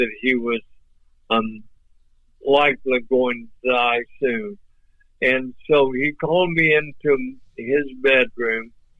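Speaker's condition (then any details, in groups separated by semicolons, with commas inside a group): ALS; voice off but clear and understandable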